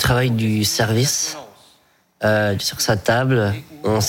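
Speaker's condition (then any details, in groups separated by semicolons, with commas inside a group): Down syndrome (trisomy 21)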